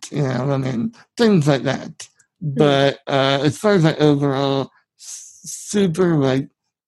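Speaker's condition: Spinal muscular atrophy, severe; present from birth

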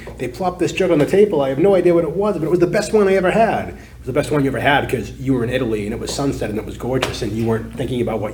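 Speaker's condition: No condition

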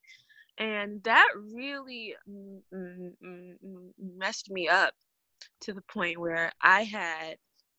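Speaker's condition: Stuttering; long-standing stutter, years of speech therapy, severe stuttering and painful speeches in high school, not cured; two new techniques since The Steve Harvey Show, where Steve Harvey helped her speak fluently; less stuttering when unobserved, with close friends, or arguing, more when upset; blocks

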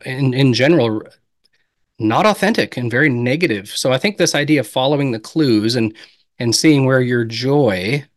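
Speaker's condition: No condition

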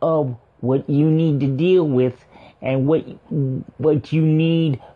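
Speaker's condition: Cerebral palsy; legal blindness

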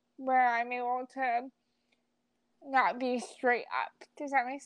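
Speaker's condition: Cerebral palsy; wheelchair user

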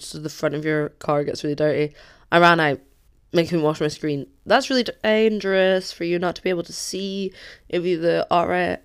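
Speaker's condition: No condition

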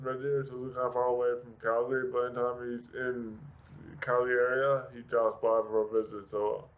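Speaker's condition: Traumatic brain injury; severe, drunk driving crash, brain bleed, collapsed lung, thoracotomy by STARS ambulance, mobility issues; years after injury, now able to talk, gives motivational talks; affects speech and balance, people think drunk

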